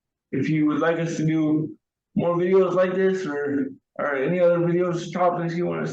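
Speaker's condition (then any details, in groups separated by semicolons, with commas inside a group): Cerebral palsy; wheelchair user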